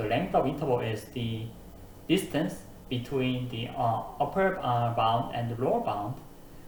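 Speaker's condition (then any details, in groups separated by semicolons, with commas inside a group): No condition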